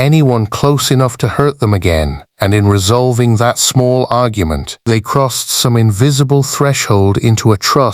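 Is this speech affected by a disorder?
No.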